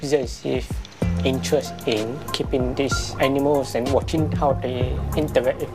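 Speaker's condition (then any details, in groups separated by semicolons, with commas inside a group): Profound hearing loss; profound on one side, severe on other, onset at age 2, unresponsive to loud sounds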